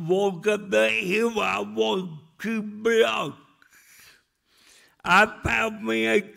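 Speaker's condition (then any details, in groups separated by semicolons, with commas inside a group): Cerebral palsy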